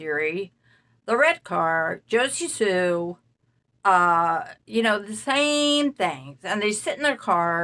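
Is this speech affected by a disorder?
No.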